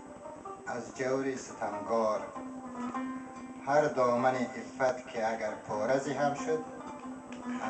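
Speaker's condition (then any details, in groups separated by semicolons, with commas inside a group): No condition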